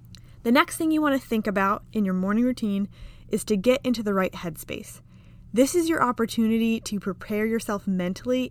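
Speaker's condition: No condition

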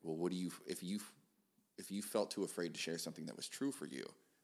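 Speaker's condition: No condition

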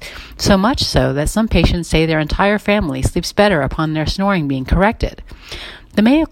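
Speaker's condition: No condition

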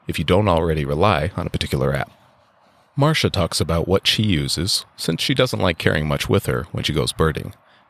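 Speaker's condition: No condition

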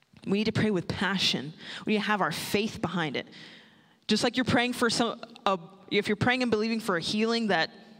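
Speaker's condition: No condition

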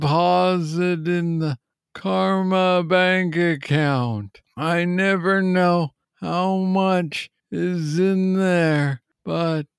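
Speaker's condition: Parkinson's disease; young onset

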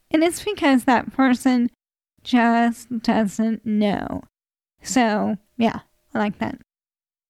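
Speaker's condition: ALS; worst atrophy in diaphragm

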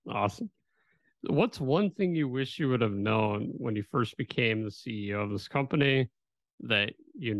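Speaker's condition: No condition

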